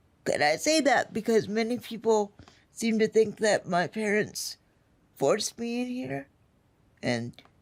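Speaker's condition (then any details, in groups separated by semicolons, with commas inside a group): Spastic quadriplegic cerebral palsy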